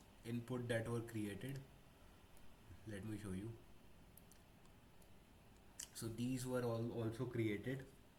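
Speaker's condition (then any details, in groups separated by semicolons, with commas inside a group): No condition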